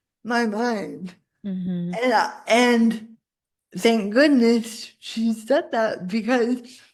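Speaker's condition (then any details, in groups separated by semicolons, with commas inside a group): Cerebral palsy; spasticity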